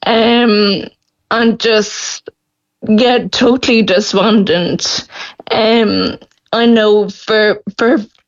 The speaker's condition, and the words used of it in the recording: Ataxia. My swallow is also getting worse.